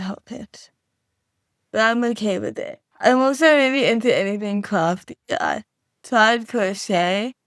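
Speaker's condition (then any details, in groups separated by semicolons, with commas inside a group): Cerebral palsy; lifelong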